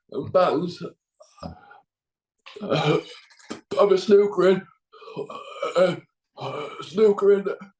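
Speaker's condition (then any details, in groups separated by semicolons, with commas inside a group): Cerebral palsy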